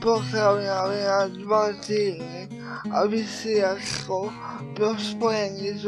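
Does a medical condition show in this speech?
Yes: cerebral palsy.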